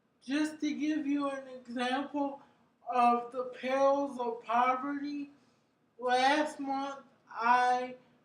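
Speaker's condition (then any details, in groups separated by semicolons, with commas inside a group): Cerebral palsy; brain injury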